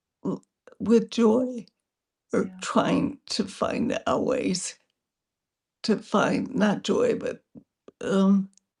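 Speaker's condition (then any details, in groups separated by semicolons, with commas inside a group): Multiple sclerosis; progressive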